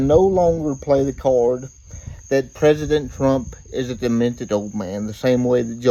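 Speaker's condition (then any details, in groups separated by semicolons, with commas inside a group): Cerebral palsy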